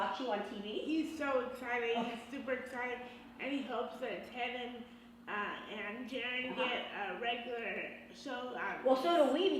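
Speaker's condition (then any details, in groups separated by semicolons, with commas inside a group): Cerebral palsy; from birth, born premature; mild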